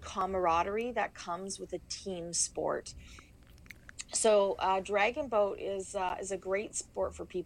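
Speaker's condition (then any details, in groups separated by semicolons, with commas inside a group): No condition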